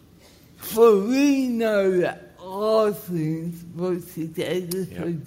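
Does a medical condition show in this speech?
Yes: cerebral palsy; no breathing for 25 minutes.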